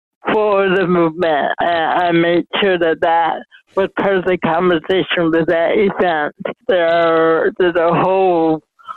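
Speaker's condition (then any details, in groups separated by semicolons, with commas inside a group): Mild cerebral palsy; speech affected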